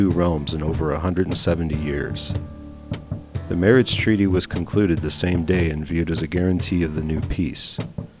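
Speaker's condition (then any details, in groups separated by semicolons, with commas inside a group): No condition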